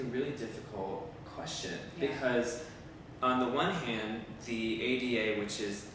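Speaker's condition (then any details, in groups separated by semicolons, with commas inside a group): No condition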